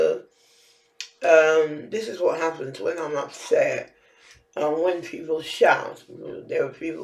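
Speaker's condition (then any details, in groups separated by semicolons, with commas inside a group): Facial palsy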